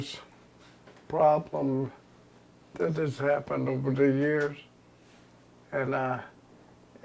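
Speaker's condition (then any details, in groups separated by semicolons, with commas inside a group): ALS; progressive terminal illness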